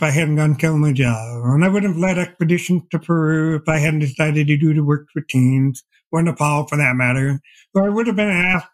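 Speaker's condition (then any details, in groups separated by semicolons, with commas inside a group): Deafblindness; progressive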